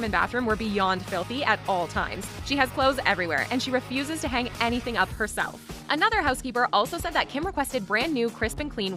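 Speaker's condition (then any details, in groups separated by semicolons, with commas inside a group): No condition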